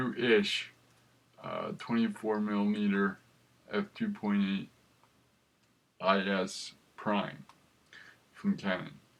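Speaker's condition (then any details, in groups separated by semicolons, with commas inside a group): Cerebral palsy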